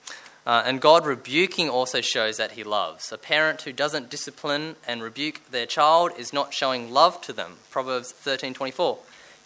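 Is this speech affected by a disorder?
No.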